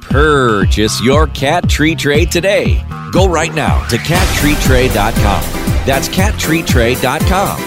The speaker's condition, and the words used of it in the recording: None; typical speech.